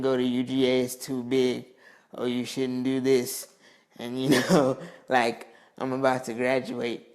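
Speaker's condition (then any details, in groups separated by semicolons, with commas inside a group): Cerebral palsy; affects mobility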